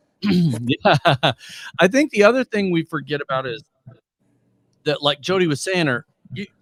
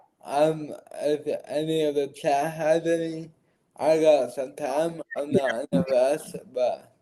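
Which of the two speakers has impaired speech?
The second: cerebral palsy; diagnosed after cardiac arrest.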